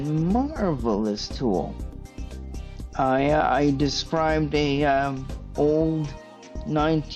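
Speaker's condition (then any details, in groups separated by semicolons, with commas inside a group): Cerebral palsy; stiff muscles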